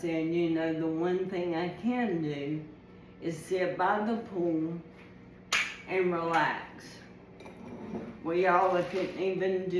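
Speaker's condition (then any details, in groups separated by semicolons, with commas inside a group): ALS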